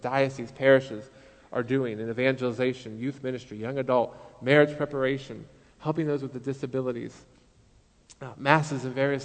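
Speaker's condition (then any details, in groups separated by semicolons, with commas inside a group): No condition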